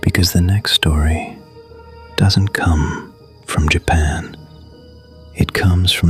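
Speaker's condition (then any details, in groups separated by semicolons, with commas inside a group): No condition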